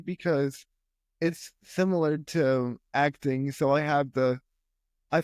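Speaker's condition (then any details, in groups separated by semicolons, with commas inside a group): Spastic quadriplegic cerebral palsy; very tight limbs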